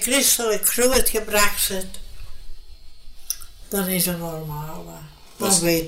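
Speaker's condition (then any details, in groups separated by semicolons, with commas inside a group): Brain hemorrhage; speaks less well than before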